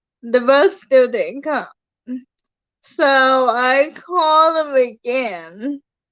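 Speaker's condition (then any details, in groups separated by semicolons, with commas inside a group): Cerebral palsy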